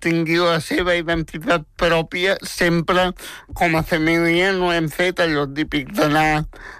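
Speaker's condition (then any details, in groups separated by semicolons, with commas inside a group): Spastic tetraplegic cerebral palsy; aged 26, no further improvement expected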